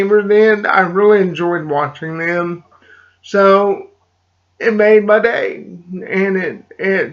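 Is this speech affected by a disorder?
Yes: cerebral palsy; slight speech impediment.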